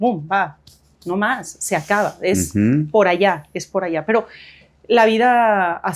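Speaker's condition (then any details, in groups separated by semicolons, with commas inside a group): No condition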